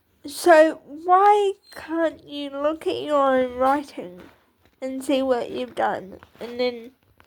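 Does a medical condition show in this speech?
Yes: cerebral palsy.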